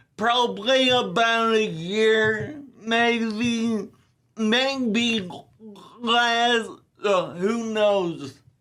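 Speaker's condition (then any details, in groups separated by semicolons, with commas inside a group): Ataxia telangiectasia; rare muscular dystrophy; uses wheelchair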